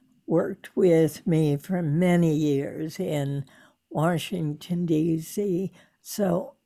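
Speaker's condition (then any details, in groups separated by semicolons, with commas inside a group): Spasmodic dysphonia; voice strongly affected, many listeners thought stroke, sound of voice off-putting to some listeners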